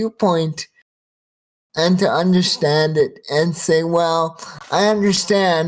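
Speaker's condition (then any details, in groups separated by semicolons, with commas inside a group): Cerebral palsy, spastic quadriplegia, severe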